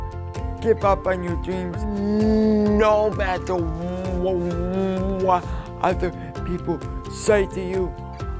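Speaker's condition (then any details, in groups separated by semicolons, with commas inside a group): Cerebral palsy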